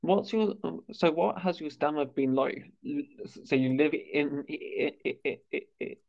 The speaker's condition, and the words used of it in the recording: Stuttering. So it was sort of a mixture of being really really fluent and when I stammered was stammering quite badly on mm. those times when I was stammering.